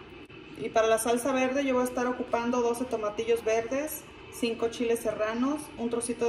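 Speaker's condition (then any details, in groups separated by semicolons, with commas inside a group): No condition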